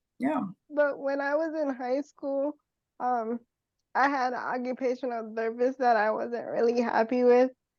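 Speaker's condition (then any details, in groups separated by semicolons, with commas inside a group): Cerebral palsy; wheelchair user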